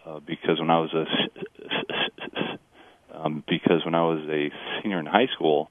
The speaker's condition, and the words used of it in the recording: Stuttering. Sometimes I have it where I will actually introduce myself as a person who stutters even before I have a block.